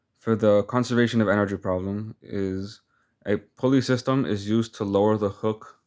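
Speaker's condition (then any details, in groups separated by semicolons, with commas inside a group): No condition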